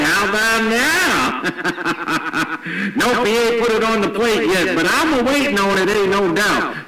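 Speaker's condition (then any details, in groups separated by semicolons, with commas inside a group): No condition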